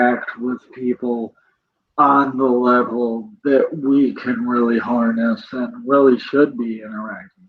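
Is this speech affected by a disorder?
Yes: cerebral palsy; present from birth.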